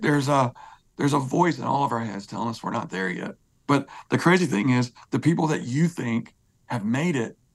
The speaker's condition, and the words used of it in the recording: Spasmodic dysphonia. It's not as hard to sing, but the more I talk, I start getting more hoarse.